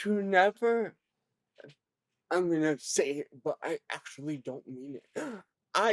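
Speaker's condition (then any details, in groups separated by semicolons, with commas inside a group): Cerebral palsy, severe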